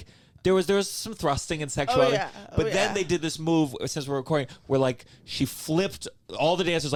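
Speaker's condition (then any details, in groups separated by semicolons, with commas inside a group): No condition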